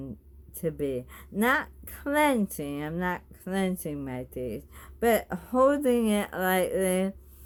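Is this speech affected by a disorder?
Yes: bulbar ALS; diagnosed nine or more months after onset.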